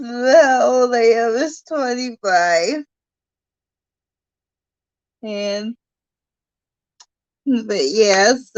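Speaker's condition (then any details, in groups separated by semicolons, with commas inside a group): Cerebral palsy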